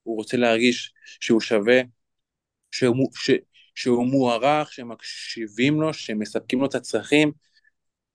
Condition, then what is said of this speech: Stuttering. תראה, בתור אחד שאמרת שפעם סבל מגמגום, דיברת פה 16 דקות ברצף.